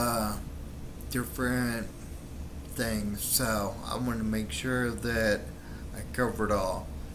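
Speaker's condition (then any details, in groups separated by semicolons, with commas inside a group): Friedreich's ataxia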